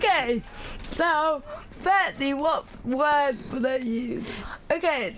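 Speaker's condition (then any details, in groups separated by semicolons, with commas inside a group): Cerebral palsy; uses a scribe for study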